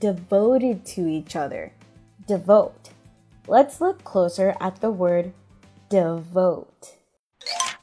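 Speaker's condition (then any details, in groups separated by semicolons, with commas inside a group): No condition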